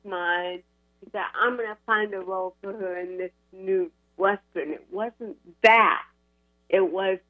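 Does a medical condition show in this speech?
Yes: cerebral palsy; cerebral palsy from birth, diagnosed at UCLA, crutches, spinal cord surgery C1 to C7, titanium neck; ongoing Botox for chronic pain, constant brain signals cause pain.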